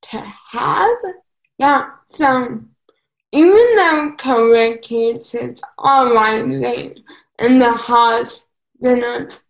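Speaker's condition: Cerebral palsy; some mental developmental delay

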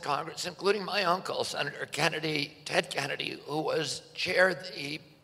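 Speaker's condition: Spasmodic dystonia; onset age 42

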